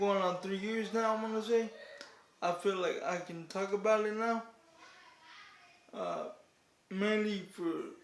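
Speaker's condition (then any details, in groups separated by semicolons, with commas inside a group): Cerebral palsy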